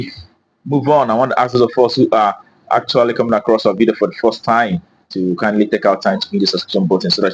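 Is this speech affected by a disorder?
No.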